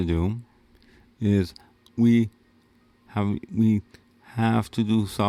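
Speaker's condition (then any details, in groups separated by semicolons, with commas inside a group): Cerebral palsy; wheelchair user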